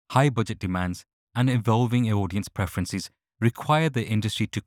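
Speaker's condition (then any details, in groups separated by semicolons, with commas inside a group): No condition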